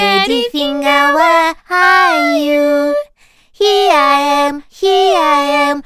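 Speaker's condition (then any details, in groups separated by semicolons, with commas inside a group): No condition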